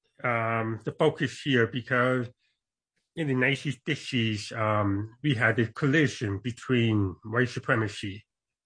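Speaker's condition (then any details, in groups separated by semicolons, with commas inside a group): Born deaf; congenital deafness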